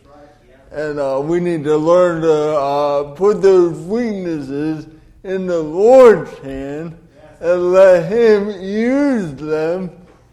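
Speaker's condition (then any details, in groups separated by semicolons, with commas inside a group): Cerebral palsy; delayed development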